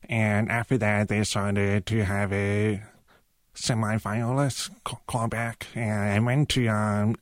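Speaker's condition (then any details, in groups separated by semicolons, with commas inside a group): Profound deafness; now hears sounds such as rain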